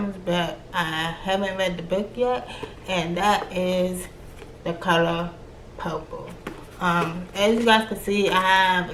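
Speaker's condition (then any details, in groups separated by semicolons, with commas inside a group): Cerebral palsy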